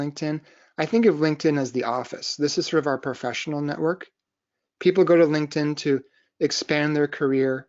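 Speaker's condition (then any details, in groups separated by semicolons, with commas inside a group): No condition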